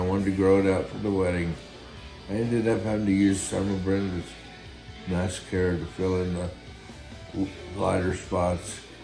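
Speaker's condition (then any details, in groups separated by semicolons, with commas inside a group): Guillain-Barré syndrome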